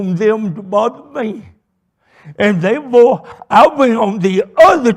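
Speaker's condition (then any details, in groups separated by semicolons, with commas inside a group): Cerebral palsy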